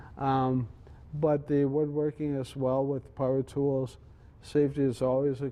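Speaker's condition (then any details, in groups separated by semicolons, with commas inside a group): ALS; about two years since diagnosis, diagnosed early, stem cell trial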